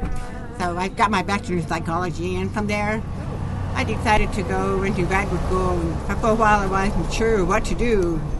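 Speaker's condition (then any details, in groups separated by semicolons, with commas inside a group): Deafness, profound, genetic, severe; mistaken for drunk slurring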